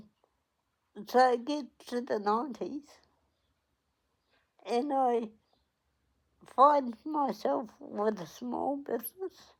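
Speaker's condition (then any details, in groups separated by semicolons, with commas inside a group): Cerebral palsy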